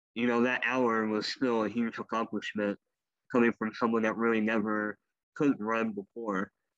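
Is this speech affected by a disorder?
Yes: cleft lip and palate; congenital, former wheelchair user.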